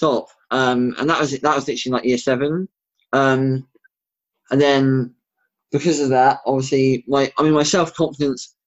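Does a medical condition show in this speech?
Yes: bilateral cleft lip and palate; age 22, 35th operation tomorrow, recent plastic surgery, jaw surgery planned.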